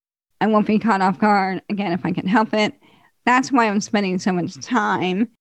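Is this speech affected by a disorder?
Yes: ALS; ALS for over 17 years, progressive; voice already not great when podcast started, progressively worsening.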